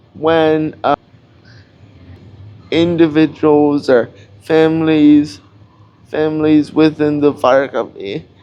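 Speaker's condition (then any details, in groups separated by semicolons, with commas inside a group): Cerebral palsy; cannot walk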